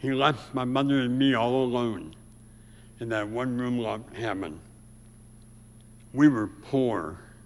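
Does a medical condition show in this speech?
Yes: severe speech impediment; about age 84.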